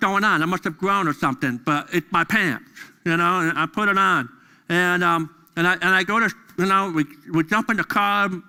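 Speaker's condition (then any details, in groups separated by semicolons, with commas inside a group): Deafness; deaf during school years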